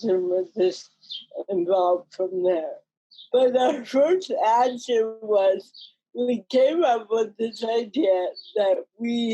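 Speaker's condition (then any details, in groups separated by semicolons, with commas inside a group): Cerebral palsy; mild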